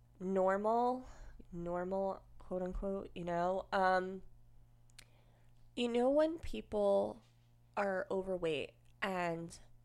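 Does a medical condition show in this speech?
Yes: cleft lip and palate, unilateral.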